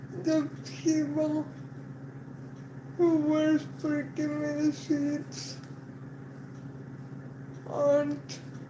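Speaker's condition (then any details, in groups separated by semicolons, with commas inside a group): Cerebral palsy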